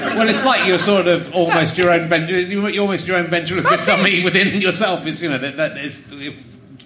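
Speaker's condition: No condition

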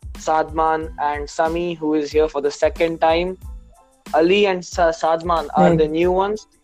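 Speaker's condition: No condition

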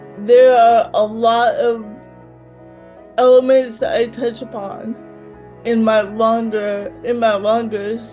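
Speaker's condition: Cerebral palsy, mild; mouth affected

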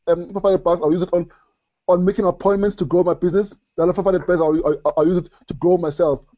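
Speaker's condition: Stutter; stutter since childhood, grew up with it, never outgrew it; bit of a stutter, audibly battles it while talking, milder than few years ago; severe in school, school speech took whole period, avoided speaking careers, disliked call-center job due to stammering; repeated words, prolonged sounds

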